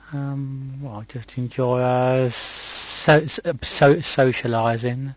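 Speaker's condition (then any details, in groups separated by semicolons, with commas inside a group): Stutter; origin unknown, no known family history, speech therapy many years ago; repeated sounds, prolonged sounds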